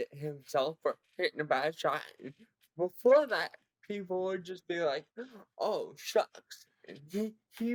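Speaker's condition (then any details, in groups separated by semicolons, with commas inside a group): Cerebral palsy; present from birth, severe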